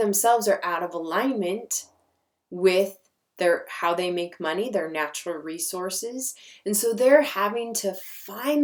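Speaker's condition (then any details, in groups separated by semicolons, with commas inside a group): No condition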